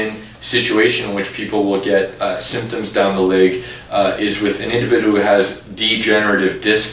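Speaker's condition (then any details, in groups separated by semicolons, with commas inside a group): No condition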